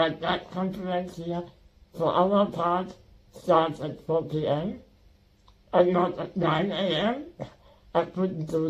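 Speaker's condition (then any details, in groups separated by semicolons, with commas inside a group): Spinal muscular atrophy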